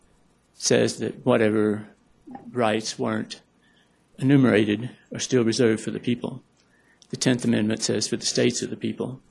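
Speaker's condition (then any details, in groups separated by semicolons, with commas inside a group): Parkinson's; may appear very nervous due to Parkinson's; may stumble over words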